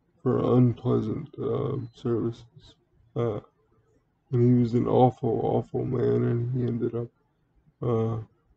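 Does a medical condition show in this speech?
Yes: cerebral palsy; speaks relatively well.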